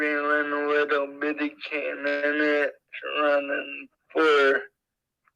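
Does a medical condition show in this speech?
Yes: cerebral palsy.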